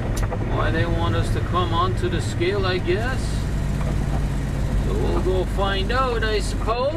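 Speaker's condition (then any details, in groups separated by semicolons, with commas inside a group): No condition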